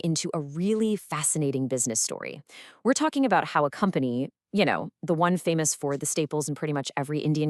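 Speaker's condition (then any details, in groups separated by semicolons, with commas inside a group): No condition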